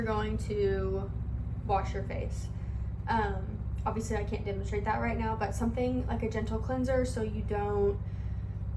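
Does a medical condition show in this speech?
No.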